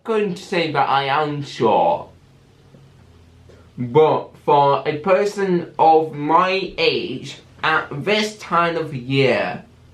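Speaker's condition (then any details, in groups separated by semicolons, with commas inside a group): Cerebral palsy with stammer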